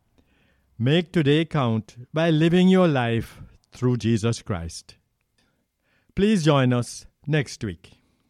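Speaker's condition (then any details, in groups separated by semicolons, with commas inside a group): No condition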